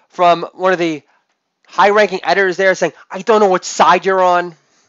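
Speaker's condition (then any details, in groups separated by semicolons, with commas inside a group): No condition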